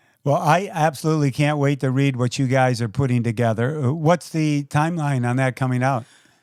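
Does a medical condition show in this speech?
No.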